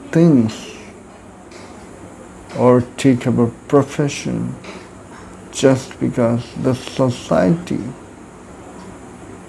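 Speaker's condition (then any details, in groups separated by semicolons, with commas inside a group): Cerebral palsy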